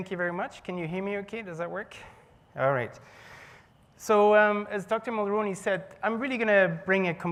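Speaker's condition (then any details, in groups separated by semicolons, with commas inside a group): No condition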